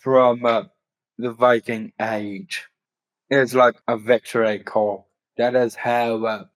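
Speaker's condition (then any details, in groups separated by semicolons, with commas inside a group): Down syndrome; later diagnosed with autism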